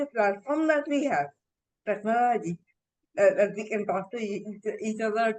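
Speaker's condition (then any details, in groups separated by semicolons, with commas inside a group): Encephalitis; voice box lost, word-finding struggle, ongoing speech impediment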